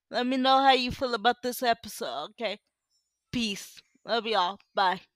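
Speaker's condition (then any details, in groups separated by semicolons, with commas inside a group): Cerebral palsy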